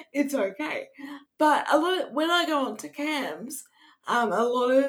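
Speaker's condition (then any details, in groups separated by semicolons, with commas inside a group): Cerebral palsy; none available pre-NDIS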